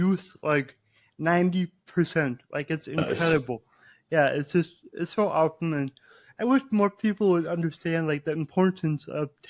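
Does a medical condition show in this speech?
Yes: cerebral palsy; altered body movement; more aches and pains, daily exercise.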